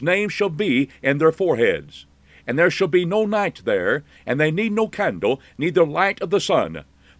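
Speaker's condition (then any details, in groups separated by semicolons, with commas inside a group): No condition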